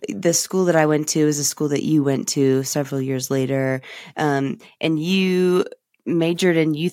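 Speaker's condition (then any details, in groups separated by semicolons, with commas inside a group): No condition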